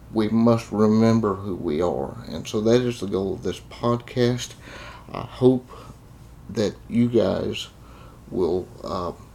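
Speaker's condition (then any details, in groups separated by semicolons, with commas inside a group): Cerebral palsy; congenital cerebral palsy, confined to a wheelchair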